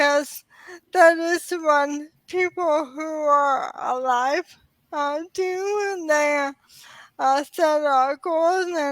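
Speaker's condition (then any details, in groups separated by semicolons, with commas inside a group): ALS; sporadic form, onset in pinky finger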